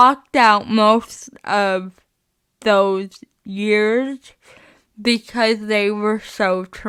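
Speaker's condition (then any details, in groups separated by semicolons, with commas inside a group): Spastic cerebral palsy, mixed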